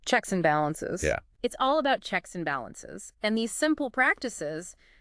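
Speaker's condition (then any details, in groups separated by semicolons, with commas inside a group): No condition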